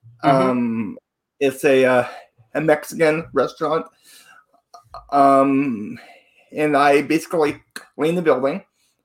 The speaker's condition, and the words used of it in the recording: Stuttering. Yeah, it actually, there's something that, because I stutter as well, but when I sing, the stutter goes away, and I have learned that there's a chemical in your brain that switches